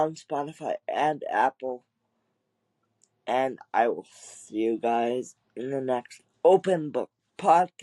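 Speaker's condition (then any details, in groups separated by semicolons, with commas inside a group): Cerebral palsy; wheelchair user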